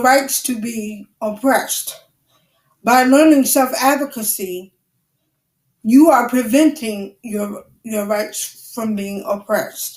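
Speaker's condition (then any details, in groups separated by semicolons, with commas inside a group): Cerebral palsy; wheelchair user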